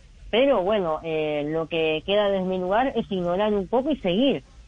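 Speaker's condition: Cleft lip; congenital cleft lip, only lip affected, lip not yet surgically corrected; wearing orthodontic braces, removal expected mid or end of year; nasal pronunciation, reduced diction, voice not produced normally, difficulty noticeable in broadcasts

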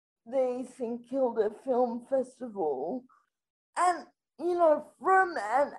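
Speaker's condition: Spastic quadriplegic cerebral palsy

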